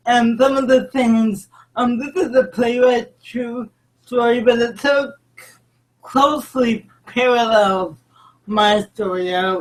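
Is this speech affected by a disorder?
Yes: cerebral palsy.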